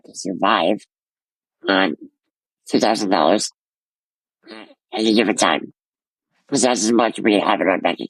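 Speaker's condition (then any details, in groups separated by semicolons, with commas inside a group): Muscular dystrophy; congenital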